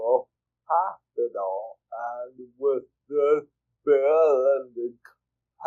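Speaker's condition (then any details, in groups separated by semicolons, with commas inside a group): Cerebral palsy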